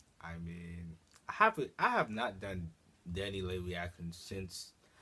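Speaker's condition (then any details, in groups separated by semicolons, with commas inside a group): No condition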